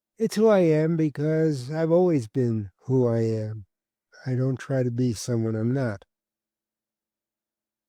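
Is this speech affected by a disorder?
Yes: cerebral palsy.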